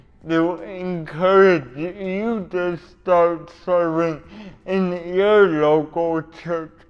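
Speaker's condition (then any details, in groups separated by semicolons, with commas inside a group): Cerebral palsy; uses adaptive equipment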